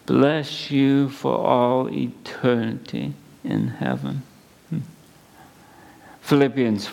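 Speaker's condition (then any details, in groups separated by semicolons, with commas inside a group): ALS; at least a couple of months since diagnosis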